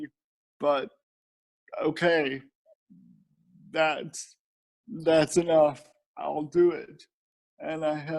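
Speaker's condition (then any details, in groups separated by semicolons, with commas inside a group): Cerebral palsy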